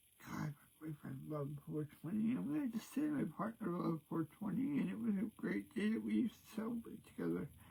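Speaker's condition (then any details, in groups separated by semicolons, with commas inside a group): Cerebral palsy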